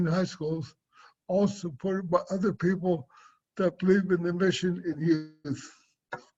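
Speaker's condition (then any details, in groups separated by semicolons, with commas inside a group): Cerebral palsy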